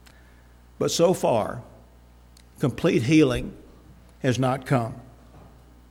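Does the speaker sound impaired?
No.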